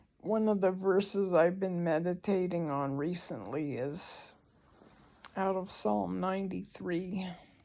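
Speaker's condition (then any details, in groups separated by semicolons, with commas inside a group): ALS; breathing expected to worsen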